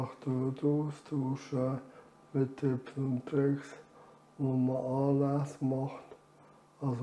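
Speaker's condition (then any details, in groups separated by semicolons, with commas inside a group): Amyotrophic lateral sclerosis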